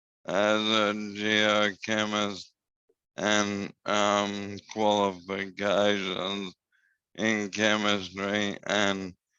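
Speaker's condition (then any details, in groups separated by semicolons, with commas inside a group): Motor neurone disease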